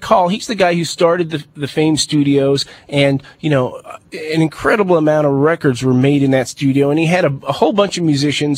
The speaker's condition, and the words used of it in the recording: No condition.